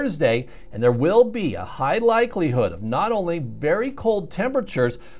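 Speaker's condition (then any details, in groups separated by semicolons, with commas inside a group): No condition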